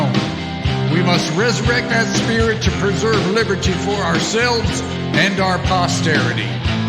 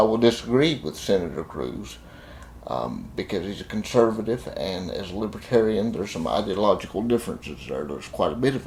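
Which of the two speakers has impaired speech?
The second: cerebral palsy; present from birth, uses wheelchair; reports speaking clearly.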